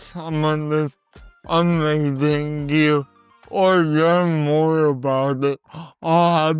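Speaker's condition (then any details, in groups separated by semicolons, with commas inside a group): Cerebral palsy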